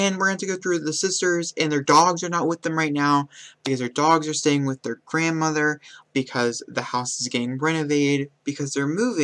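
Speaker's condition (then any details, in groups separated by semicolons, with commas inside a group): No condition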